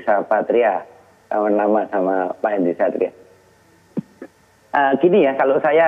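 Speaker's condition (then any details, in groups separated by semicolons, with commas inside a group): No condition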